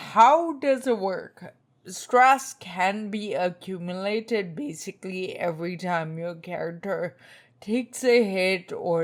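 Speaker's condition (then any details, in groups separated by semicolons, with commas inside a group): Spinocerebellar ataxia type 2, SCA2; tongue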